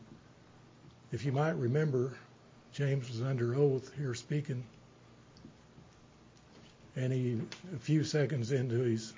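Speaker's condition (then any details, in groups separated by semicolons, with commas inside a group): Parkinson's disease, stage 3; not speaking too fast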